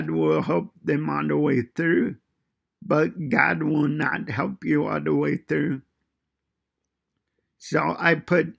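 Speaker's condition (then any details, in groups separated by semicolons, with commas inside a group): Cerebral palsy; fine motor impairment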